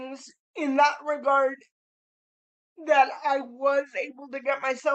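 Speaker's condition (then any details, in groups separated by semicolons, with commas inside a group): Cerebral palsy; spastic cerebral palsy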